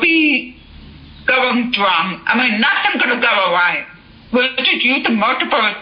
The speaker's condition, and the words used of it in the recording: Deafness. And I don't think podcasting will work for me because of my accent.